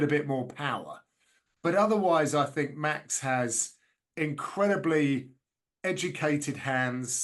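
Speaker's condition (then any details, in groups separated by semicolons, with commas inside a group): No condition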